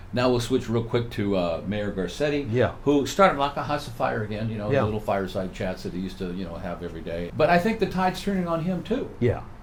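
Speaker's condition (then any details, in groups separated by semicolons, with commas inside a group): No condition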